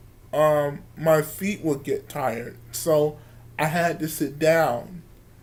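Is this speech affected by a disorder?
Yes: cerebral palsy; from birth, wheelchair user.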